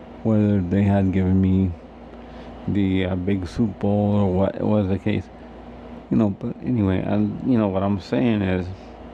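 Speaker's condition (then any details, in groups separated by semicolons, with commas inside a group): Cerebral palsy; difficulty eating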